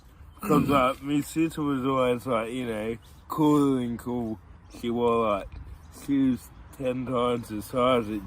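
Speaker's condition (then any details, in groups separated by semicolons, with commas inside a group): Cerebral palsy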